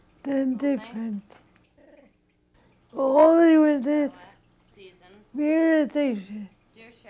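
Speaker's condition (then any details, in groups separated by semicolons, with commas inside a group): Cerebral palsy; from birth, quadriplegic, scoliosis, arthritis; scoliosis since age 15, later arthritis; severe speech impediment, hard to understand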